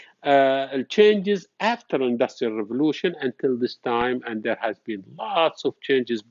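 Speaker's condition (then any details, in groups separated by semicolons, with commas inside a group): No condition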